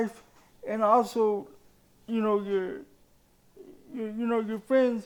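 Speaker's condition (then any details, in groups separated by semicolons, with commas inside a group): Cerebral palsy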